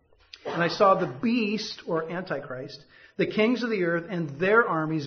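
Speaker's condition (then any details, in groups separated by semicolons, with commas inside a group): No condition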